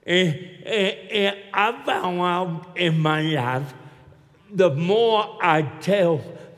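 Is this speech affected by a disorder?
Yes: cerebral palsy; Arkansas.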